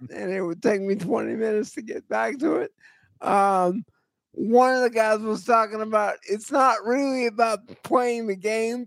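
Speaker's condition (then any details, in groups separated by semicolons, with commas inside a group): Cerebral palsy; voice always shot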